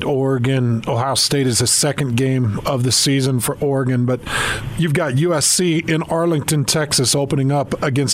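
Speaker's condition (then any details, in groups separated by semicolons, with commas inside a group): No condition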